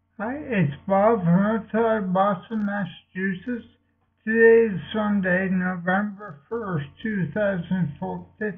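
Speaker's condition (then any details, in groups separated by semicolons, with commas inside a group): Multiple sclerosis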